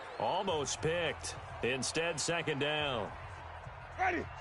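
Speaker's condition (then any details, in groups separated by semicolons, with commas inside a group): No condition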